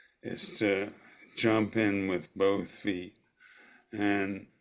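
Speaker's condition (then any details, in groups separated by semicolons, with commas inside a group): ALS; voice retained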